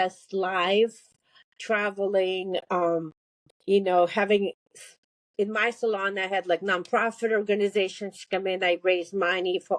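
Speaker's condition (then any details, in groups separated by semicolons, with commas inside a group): No condition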